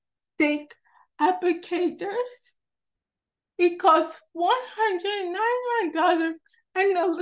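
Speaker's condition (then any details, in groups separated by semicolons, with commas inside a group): Cerebral palsy; affects hand, hand tremor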